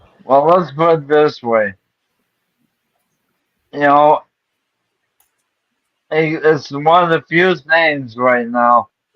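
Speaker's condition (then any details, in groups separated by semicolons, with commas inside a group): ALS; diagnosed about a month ago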